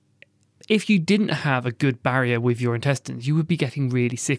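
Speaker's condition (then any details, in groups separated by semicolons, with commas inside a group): No condition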